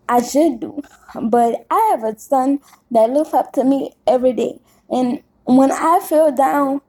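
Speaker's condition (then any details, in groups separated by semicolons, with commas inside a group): Cerebral palsy; caused by birth stroke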